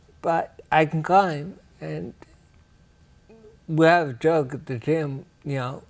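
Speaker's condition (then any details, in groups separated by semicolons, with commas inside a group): Ataxia; rare, progressive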